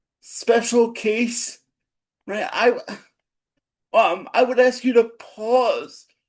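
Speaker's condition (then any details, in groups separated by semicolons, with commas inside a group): Cerebral palsy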